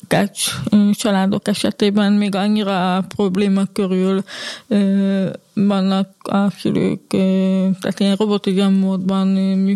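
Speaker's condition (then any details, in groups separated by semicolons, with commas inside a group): Hearing loss; communicates in spoken language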